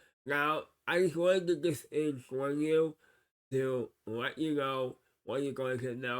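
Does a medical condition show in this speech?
Yes: cerebral palsy.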